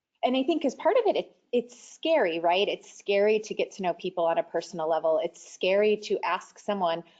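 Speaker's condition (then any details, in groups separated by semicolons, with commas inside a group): No condition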